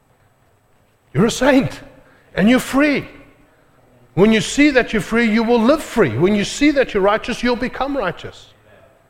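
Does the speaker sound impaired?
No.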